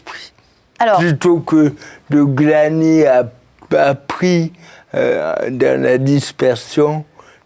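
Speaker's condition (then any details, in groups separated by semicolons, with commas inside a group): Cerebral palsy; since birth, birth injury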